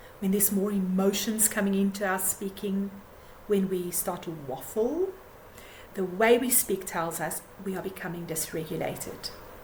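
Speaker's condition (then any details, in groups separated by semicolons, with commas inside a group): No condition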